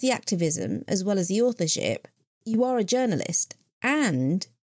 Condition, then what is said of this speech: No condition.